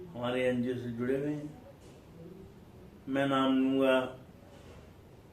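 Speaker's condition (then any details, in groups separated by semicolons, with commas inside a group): Cerebral palsy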